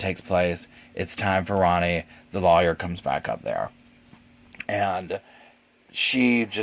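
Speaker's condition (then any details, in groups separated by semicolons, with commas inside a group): No condition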